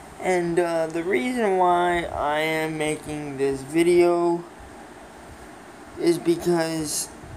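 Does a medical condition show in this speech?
Yes: cerebral palsy, mild.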